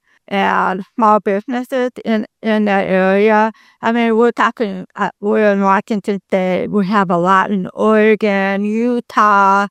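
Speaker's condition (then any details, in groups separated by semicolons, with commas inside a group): Deafness, congenital; speaks very well per host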